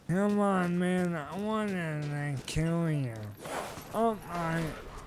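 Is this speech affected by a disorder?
Yes: ALS.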